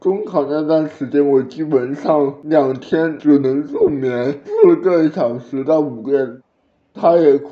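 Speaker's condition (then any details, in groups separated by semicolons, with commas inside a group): Cerebral palsy; birth asphyxia, blue at birth, over ten minutes of resuscitation, diagnosed in infancy at provincial hospital, legs affected, early rehabilitation, learned to walk; some words unclear despite great effort to speak clearly, edited for fluency, childhood drooling from delayed saliva swallowing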